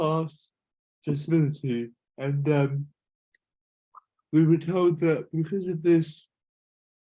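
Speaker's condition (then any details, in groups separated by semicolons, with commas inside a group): Cerebral palsy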